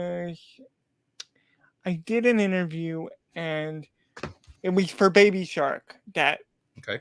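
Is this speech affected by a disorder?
Yes: cerebral palsy; uses a wheelchair.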